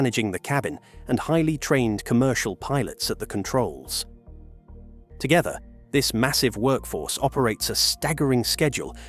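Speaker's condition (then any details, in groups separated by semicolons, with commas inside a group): No condition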